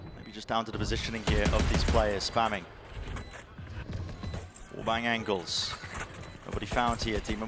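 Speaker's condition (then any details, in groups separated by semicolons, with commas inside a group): No condition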